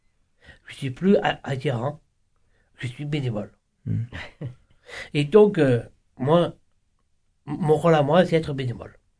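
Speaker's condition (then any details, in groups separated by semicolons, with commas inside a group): Down syndrome, trisomy 21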